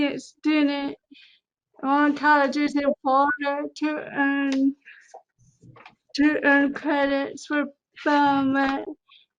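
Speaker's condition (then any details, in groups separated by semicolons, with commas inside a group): Cerebral palsy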